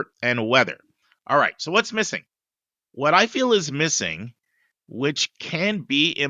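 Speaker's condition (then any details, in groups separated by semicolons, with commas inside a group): No condition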